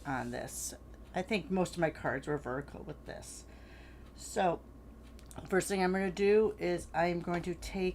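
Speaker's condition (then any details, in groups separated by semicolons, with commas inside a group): No condition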